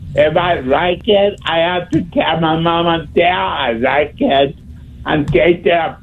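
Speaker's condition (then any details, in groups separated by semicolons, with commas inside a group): Speech impediment; tries to talk really clearly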